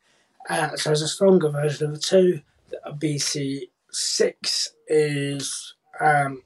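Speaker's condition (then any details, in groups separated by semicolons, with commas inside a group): Cerebral palsy, profound hearing loss; born three months premature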